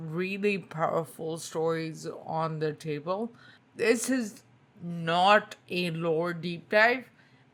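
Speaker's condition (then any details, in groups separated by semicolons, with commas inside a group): Spinocerebellar ataxia type 2, SCA2; tongue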